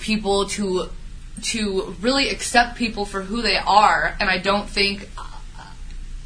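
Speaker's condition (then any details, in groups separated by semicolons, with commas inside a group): Stuttering; repeated sounds, blocks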